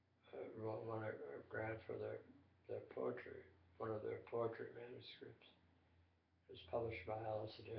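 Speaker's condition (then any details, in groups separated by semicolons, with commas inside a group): Tongue cancer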